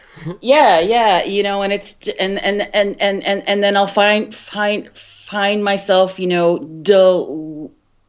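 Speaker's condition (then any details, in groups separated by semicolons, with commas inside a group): Stuttering; stuttering since childhood, onset around age five, covert into early 40s, hiding meant not talking; open about stuttering for about six years, considers self bivert; repetitions of whole words, part-words and phrases, Concerned, frequent um fillers; repeated sounds, repeated words, prolonged sounds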